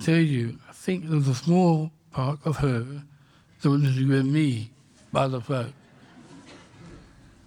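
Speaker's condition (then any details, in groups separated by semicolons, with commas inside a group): Down syndrome; congenital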